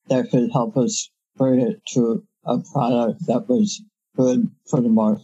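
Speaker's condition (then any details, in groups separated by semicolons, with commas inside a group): Head and neck cancer surgery; about 3 years intense treatment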